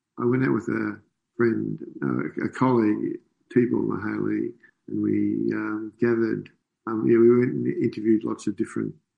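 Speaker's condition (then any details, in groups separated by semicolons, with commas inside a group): Parkinson's disease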